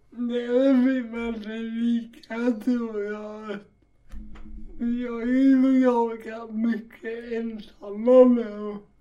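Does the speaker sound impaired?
Yes: cerebral palsy; walking difficulty, walking improved with gym training.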